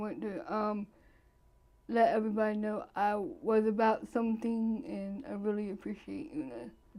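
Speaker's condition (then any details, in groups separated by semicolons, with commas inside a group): Cerebral palsy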